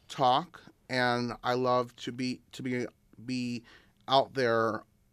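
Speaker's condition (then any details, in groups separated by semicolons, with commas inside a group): Stuttering; sees stuttering as obstacle to hosting own web show, host calls voice beautiful; repeated words, prolonged sounds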